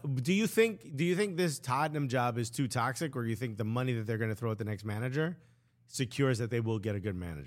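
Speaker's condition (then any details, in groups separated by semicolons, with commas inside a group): No condition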